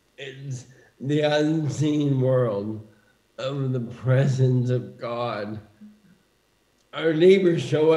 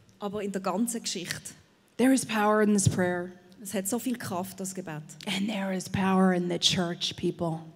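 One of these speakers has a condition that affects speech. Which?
The first: ALS; bulbar onset; diagnosed four months ago; losing speech, a little difficult to understand.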